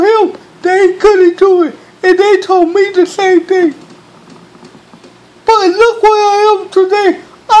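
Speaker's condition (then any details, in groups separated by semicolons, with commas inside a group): Cerebral palsy; speech hard to understand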